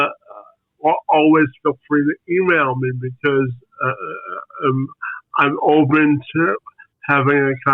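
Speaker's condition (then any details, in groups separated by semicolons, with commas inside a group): Spastic quadriplegic cerebral palsy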